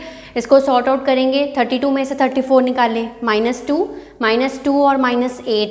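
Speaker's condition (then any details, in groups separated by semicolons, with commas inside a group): No condition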